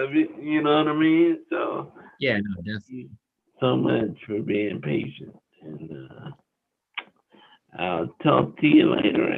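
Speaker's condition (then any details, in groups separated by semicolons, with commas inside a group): Cerebral palsy; wheelchair user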